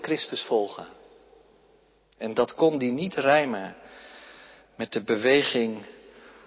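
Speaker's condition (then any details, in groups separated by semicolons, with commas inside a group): No condition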